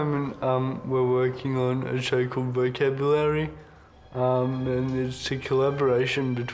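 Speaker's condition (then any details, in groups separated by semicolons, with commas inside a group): Ataxic cerebral palsy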